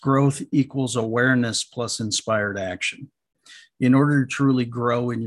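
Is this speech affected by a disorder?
No.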